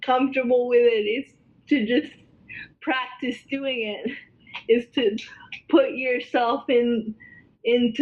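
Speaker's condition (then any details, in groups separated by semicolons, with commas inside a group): Cerebral palsy, spastic quadriplegia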